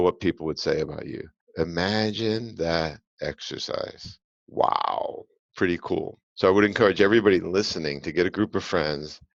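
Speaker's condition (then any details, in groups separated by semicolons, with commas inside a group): No condition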